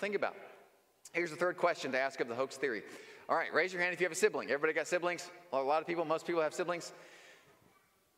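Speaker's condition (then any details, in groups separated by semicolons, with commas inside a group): No condition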